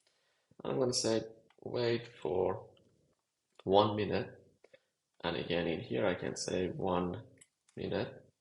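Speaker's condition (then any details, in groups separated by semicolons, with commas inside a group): No condition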